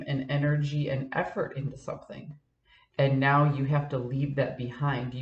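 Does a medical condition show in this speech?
No.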